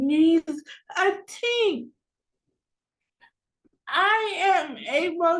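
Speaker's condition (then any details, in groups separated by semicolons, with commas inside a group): Cerebral palsy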